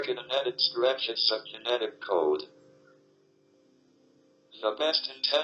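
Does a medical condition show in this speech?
Yes: ALS, through a speech-generating device.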